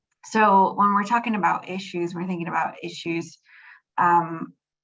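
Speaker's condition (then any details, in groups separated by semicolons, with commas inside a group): No condition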